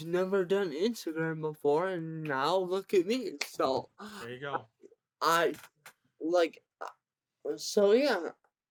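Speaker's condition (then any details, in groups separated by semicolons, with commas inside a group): Cerebral palsy; present from birth, severe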